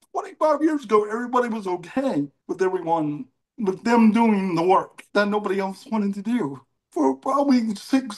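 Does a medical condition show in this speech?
Yes: cerebral palsy.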